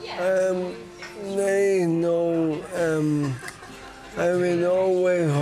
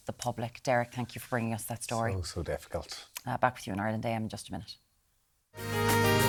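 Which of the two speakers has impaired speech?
The first: motor neuron disease; diagnosed about two years ago, daily fatigue.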